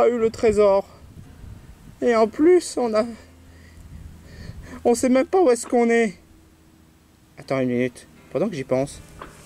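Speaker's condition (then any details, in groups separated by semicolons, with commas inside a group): No condition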